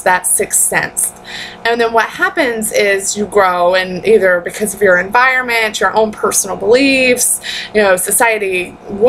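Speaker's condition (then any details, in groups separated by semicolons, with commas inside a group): No condition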